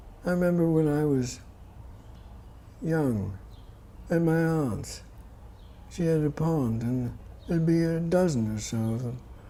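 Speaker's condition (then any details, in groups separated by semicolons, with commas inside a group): Parkinson's disease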